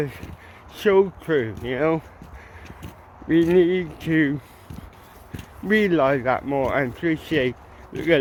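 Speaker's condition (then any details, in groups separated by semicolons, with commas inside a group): Cerebral palsy; mild, ataxic type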